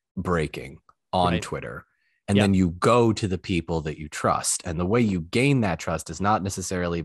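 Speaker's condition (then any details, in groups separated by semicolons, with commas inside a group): No condition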